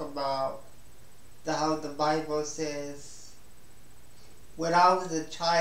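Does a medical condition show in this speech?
Yes: spastic cerebral palsy.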